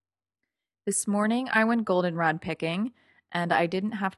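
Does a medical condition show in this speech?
No.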